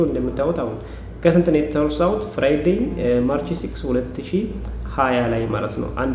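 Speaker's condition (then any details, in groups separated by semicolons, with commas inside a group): No condition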